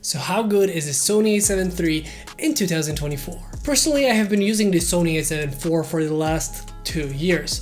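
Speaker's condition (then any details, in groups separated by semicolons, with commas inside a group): No condition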